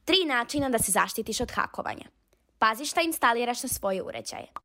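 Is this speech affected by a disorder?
No.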